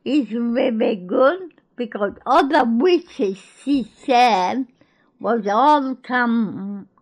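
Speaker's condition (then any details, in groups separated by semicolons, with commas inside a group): Cerebral palsy; cerebral palsy since birth, born in Greece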